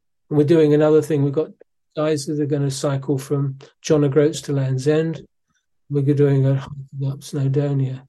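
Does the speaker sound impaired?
Yes: Parkinson's disease; diagnosed by neurologist in Malaysia around age 60, suspected for a while.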